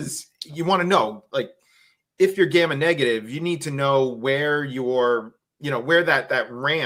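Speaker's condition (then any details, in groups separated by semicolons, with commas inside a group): No condition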